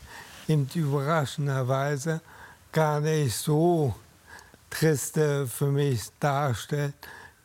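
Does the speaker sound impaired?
Yes: ALS; diagnosed at 47 after two months, first suspected carpal tunnel, disc or stroke.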